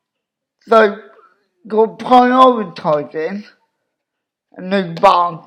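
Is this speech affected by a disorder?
Yes: cerebral palsy; obvious speech impediment.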